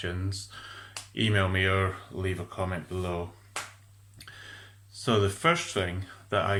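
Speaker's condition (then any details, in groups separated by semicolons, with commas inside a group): No condition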